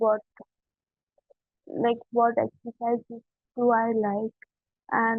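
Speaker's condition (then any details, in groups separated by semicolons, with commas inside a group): Cerebral palsy; since childhood, childhood therapy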